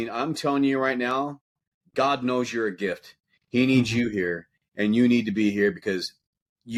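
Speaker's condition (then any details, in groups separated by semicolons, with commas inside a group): No condition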